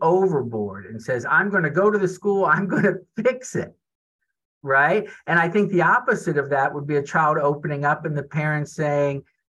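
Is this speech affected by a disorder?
No.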